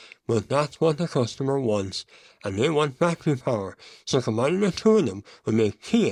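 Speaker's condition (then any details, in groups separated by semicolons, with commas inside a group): Mouth cancer surgery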